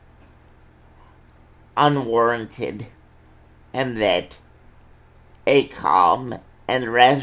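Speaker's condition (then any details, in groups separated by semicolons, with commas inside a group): Cerebral palsy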